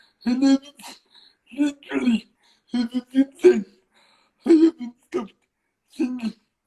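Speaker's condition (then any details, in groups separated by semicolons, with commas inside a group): Cerebral palsy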